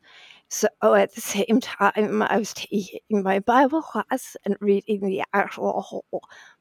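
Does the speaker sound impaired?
Yes: spasmodic dysphonia; voice may sound like glitching audio, shaky, likened to NPR host Diane Rehm.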